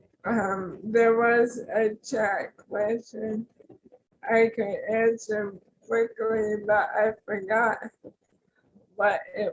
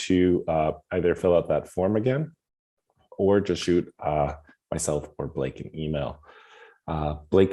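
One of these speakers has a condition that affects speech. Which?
The first: ALS; tracheostomy; arms do not work.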